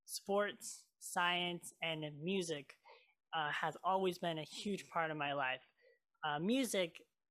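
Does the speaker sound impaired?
Yes: cleft lip and palate; cleft made eating.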